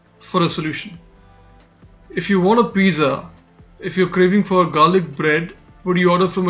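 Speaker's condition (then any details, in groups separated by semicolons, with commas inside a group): No condition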